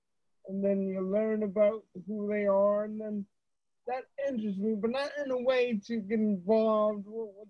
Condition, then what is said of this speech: Cerebral palsy. Because with our cerebral palsy, our voice is erratic.